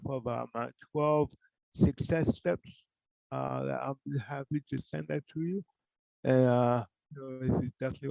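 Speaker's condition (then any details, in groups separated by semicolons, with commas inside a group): Cerebral palsy; from birth, poor hand use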